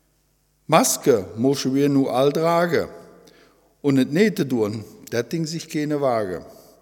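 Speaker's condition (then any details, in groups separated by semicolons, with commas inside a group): No condition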